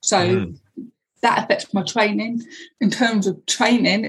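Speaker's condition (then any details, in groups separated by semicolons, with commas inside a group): Deafness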